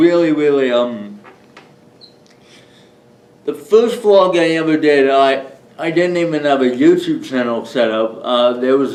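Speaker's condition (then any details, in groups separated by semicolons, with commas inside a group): Cerebral palsy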